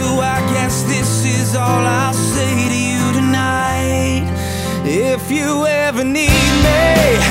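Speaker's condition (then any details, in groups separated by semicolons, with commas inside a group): No condition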